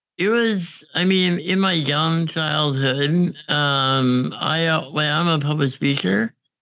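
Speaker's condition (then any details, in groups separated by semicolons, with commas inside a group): Congenital muscular dystrophy; more independent than ever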